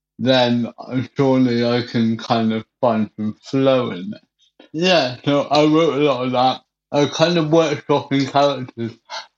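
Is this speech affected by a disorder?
Yes: cerebral palsy; wheelchair.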